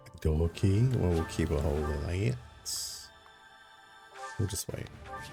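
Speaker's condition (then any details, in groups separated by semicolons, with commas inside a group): No condition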